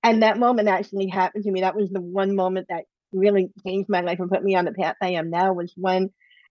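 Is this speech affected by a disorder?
Yes: bilateral cleft lip and palate; surgeries ended in late twenties.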